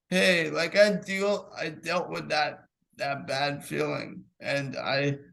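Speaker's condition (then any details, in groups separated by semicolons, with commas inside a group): Cerebral palsy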